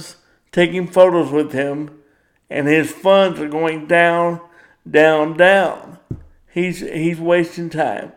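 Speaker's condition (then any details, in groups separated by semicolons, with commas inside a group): Cerebral palsy; power wheelchair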